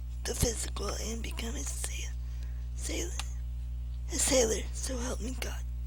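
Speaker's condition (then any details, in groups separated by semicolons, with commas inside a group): Cerebral palsy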